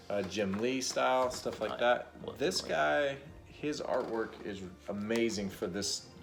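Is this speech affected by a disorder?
No.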